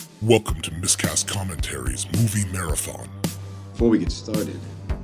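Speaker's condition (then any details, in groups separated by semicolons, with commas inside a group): No condition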